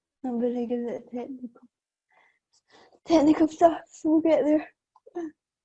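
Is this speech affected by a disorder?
Yes: cerebral palsy; affects balance.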